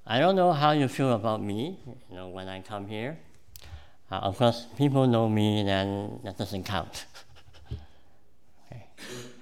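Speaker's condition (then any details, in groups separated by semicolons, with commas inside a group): Cleft palate; congenital cleft palate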